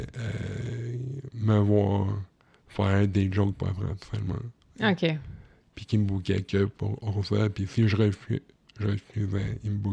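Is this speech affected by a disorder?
Yes: cerebral palsy.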